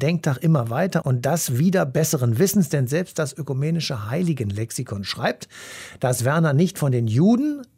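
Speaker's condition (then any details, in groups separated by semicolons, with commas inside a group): No condition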